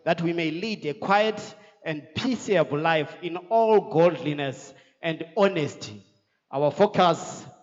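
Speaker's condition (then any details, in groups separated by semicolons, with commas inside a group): No condition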